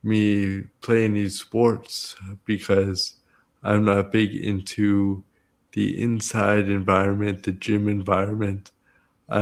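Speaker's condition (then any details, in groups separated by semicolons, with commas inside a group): Cerebral palsy; present from birth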